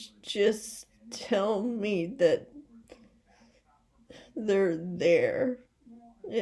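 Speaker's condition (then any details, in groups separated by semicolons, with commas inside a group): Essential tremor; highly progressive, some tremor medications stopped, cognitive decline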